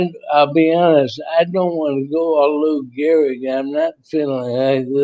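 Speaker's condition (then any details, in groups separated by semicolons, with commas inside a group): ALS; about one year since diagnosis, weak getting up, uses lift; voice tires, needs rest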